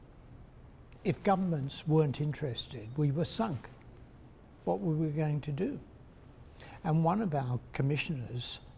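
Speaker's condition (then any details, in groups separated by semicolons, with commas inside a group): No condition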